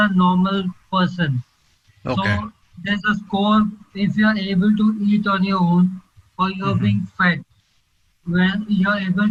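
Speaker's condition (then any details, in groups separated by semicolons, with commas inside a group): ALS; labored slurred speech, choking on water, aspiration risk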